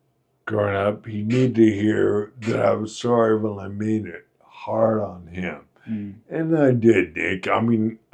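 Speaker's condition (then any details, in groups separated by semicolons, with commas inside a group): Friedreich's ataxia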